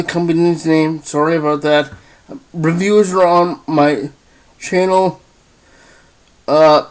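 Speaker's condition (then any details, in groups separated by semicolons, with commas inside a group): Cerebral palsy, spastic diplegia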